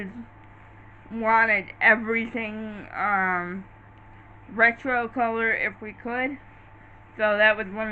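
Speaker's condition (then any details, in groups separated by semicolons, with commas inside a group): Cerebral palsy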